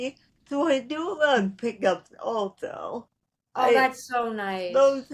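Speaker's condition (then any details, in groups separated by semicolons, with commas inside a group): Cerebral palsy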